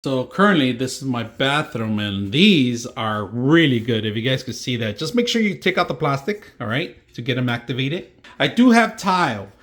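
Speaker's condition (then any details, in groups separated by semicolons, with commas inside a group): No condition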